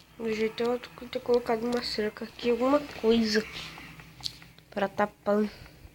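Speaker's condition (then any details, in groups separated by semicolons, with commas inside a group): No condition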